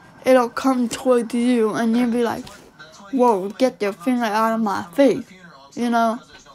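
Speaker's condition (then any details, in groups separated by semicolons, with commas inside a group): Cerebral palsy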